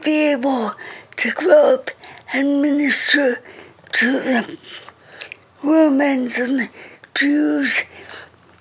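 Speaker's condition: Cerebral palsy; speech affected, reading very slow

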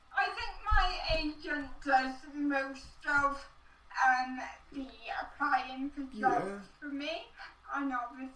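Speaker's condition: Cerebral palsy

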